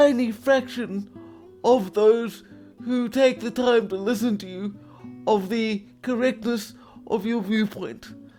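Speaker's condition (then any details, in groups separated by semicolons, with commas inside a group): Cerebral palsy; from birth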